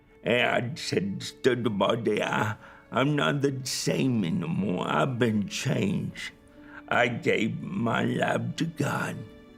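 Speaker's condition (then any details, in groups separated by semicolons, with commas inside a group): Cerebral palsy; no breathing for 18 minutes at birth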